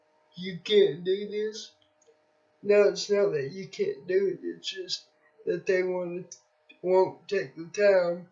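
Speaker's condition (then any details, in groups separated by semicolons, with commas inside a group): Cerebral palsy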